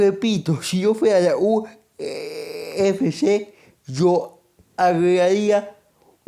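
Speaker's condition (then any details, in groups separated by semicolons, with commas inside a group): Cerebral palsy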